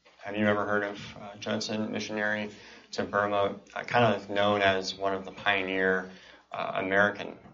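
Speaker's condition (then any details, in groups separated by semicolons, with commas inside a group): Cleft palate and cleft lip; present from birth in Kuwait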